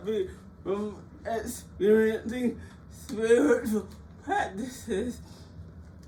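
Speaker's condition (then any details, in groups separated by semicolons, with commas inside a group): Cerebral palsy; frequent speech therapy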